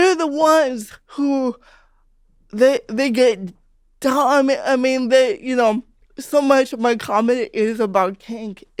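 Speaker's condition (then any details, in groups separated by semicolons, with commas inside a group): Cerebral palsy; present since childhood; speech sounds unusual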